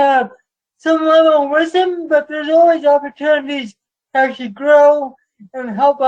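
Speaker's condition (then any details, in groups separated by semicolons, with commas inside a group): Cerebral palsy; from birth, affects movement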